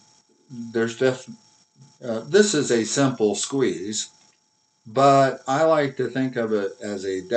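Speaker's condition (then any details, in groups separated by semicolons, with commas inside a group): No condition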